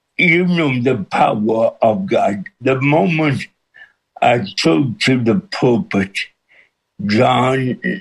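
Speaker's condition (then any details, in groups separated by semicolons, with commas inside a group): Cerebral palsy with speech impediment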